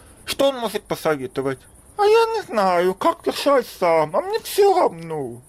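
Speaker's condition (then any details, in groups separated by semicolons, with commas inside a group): Deafness, congenital; able to speak despite poor hearing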